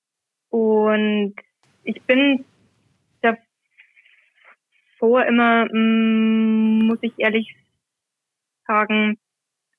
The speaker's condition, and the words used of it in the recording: Stuttering. Und da habe ich gewusst, dass das Stottern da schon zum Vorschein kommt, egal ob ich will oder nicht.